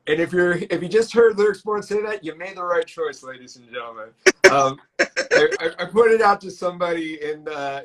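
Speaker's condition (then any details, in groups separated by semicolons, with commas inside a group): No condition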